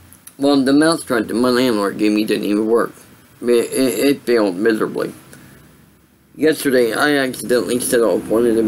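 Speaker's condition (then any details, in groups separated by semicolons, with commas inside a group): Cerebral palsy; voice sound affected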